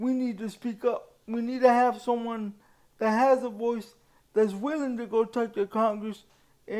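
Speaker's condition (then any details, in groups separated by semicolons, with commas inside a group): Cerebral palsy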